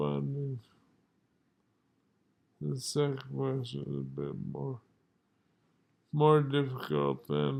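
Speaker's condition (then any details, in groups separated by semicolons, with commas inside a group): Multiple sclerosis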